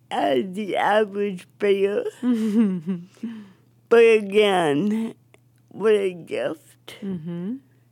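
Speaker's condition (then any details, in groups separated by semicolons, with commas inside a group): Cerebral palsy; affects speech, wheelchair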